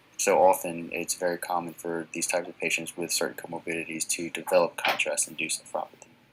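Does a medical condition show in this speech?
No.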